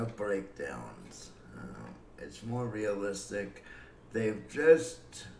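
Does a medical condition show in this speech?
Yes: cerebral palsy; affects muscle coordination.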